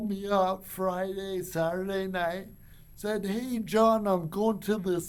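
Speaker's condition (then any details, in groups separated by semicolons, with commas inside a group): Cerebral palsy; from birth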